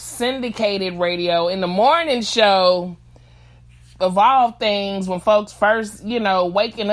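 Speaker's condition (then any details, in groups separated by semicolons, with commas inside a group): No condition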